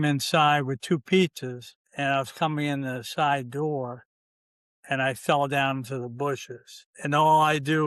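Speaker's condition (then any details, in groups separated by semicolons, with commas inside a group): ALS; limb onset; can still talk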